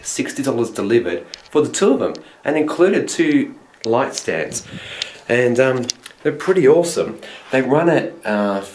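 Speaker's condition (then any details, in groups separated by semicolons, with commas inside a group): No condition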